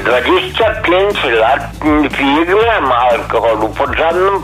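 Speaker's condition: Stroke; post-stroke; may express self poorly due to stroke

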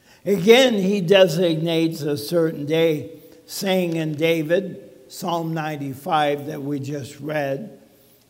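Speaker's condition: ALS; talking funny

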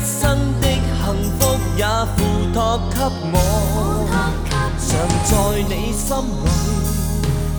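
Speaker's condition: No condition

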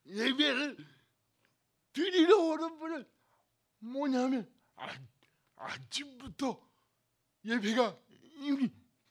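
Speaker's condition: Cerebral palsy; body and bones twisted

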